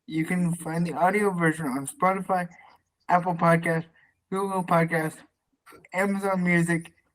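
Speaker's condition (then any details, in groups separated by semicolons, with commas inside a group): Cerebral palsy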